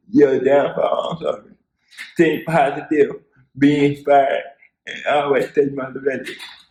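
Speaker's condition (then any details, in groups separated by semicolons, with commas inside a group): Cerebral palsy; spastic quadriplegic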